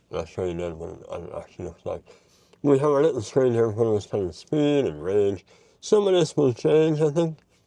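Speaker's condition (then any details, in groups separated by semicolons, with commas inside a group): Mouth cancer surgery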